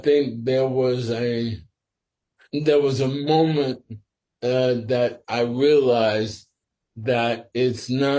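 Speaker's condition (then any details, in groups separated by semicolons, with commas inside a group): Sporadic ALS; must speak slower and carefully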